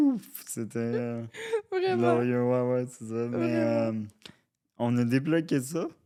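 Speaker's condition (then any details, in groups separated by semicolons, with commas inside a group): Cerebral palsy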